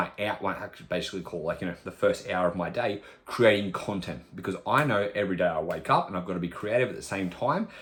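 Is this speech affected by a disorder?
No.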